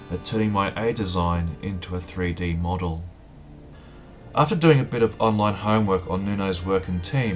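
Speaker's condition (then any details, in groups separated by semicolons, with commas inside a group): No condition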